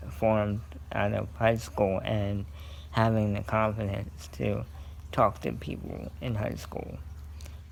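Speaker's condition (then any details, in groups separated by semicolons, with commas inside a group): Cerebral palsy; scoliosis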